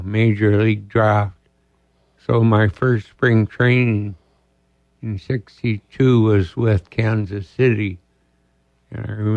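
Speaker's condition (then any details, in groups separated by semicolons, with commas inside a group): ALS; diagnosed about two years ago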